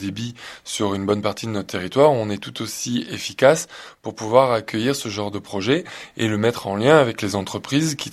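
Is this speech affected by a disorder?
No.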